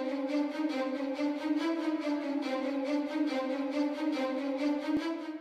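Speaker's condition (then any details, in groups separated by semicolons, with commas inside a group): No condition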